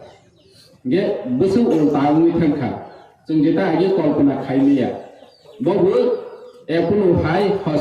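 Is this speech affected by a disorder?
No.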